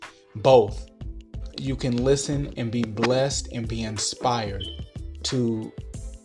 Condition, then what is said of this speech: No condition.